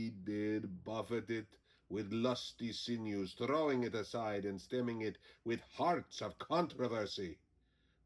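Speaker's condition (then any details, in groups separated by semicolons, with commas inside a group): No condition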